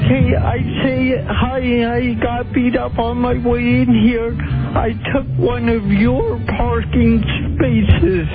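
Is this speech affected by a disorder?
Yes: cerebral palsy; distinctive impaired speech on phone call, voice matches caller's stage act; speech impediment noted by audience member, voice sounds typical of cerebral palsy to hosts.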